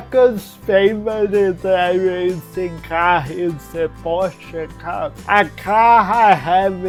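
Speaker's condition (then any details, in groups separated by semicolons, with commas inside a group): Cerebral palsy; present from birth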